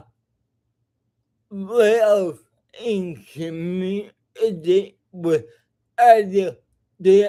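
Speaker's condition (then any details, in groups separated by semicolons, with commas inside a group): Cerebral palsy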